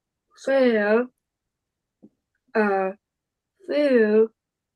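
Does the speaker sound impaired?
Yes: Down syndrome.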